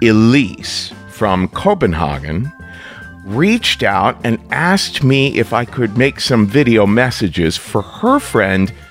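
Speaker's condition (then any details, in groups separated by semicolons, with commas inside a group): No condition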